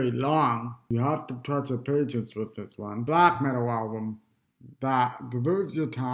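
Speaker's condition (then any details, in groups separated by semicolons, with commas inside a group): Cerebral palsy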